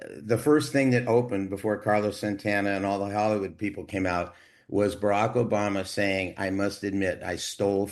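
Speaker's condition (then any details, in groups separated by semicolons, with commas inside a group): No condition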